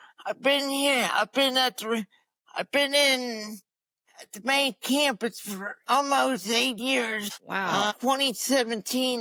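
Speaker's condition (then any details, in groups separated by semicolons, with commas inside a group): Cerebral palsy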